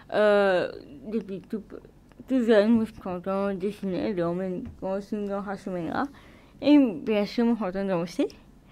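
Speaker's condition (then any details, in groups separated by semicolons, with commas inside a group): Cerebral palsy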